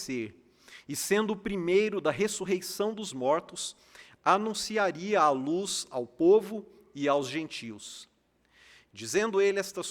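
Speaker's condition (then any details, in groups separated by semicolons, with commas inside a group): No condition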